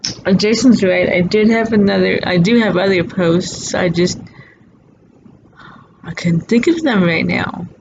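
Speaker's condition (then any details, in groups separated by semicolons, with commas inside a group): Cerebral palsy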